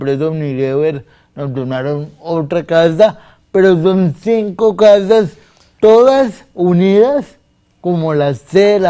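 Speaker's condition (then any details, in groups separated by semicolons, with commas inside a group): Cerebral palsy; difficulty speaking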